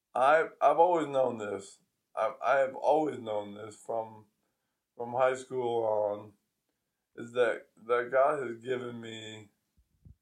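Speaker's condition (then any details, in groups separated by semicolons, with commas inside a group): ALS; progressive weakness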